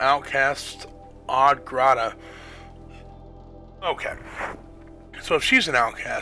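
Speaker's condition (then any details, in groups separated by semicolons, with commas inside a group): No condition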